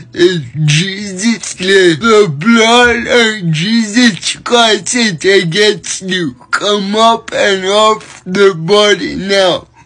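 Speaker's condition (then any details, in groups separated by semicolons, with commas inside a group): Cerebral palsy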